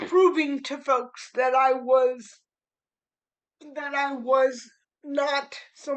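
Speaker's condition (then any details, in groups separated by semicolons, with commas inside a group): Cerebral palsy; spastic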